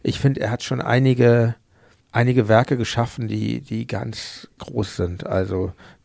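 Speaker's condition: No condition

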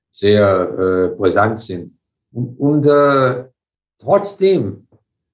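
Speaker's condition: No condition

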